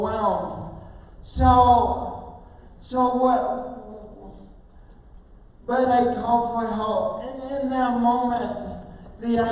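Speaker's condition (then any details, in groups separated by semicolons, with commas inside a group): Oxygen-related condition, speech impairment; speech impairment, voice sounds different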